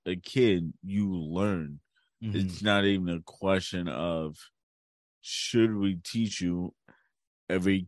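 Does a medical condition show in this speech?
Yes: cerebral palsy; since birth, umbilical cord around neck three times, breathing difficulty in womb, tight muscles, gait, swimming and cycling learned in high school; mildest case, gets around on own, no wheelchair; speech reveals disability, speaks more slowly than others, articulate.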